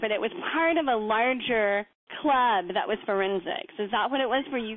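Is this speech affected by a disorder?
Yes: cleft palate; congenital cleft palate, about 7 years of speech therapy.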